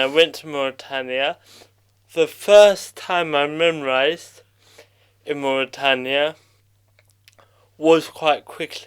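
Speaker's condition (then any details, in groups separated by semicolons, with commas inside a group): Cerebral palsy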